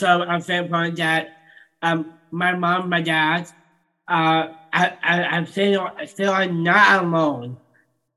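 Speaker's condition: Down syndrome; adult man, older than 22

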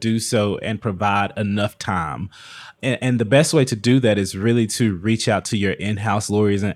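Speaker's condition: No condition

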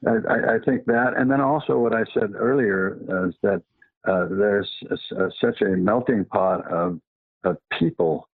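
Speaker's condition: Parkinson's disease

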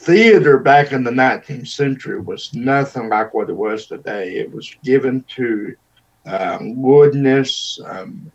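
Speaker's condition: Cerebral palsy; wheelchair user

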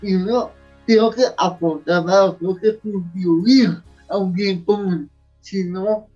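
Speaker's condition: Cerebral palsy; near death as newborn

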